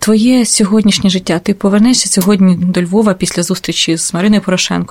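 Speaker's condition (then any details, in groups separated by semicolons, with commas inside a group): No condition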